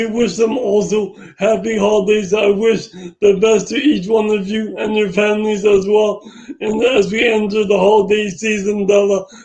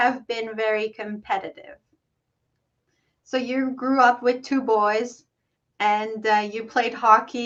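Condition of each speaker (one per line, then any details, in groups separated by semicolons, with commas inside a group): Brain injury; vehicle accident, 6.5 month coma; 15 years post injury, still improving, 24 hour support; could not speak or eat, tube fed, speech therapy, speech improving
No condition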